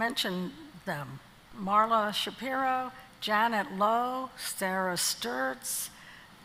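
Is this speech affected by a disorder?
No.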